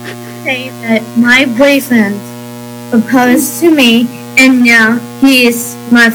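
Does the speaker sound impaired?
Yes: Down syndrome.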